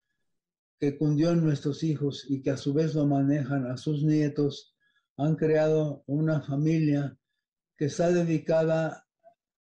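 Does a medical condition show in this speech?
Yes: Parkinson's disease; onset 12 to almost 13 years ago, age 93, dopamine pills, affects smell, taste, balance, body rigidity.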